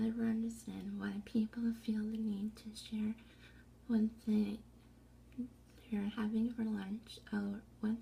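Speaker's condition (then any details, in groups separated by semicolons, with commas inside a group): Essential tremor; brain implant for tremor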